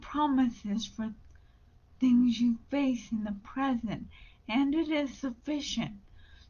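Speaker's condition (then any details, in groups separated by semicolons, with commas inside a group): Brain injury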